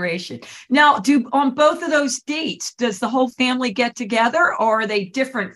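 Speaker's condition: No condition

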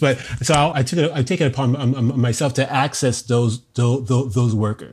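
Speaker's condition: Stutter; stutter began in childhood, raised in Oahu Hawaii, linked to witnessing domestic violence, mother and her brothers stutter; speaking felt as continual rupture, stutter heard by workshop and concert audiences; repeated sounds, repeated words

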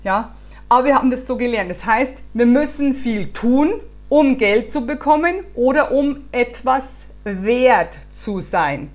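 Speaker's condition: No condition

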